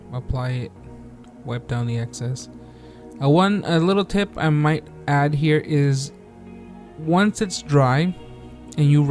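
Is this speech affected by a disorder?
No.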